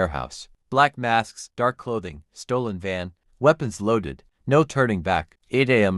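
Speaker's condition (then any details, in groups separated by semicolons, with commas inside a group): No condition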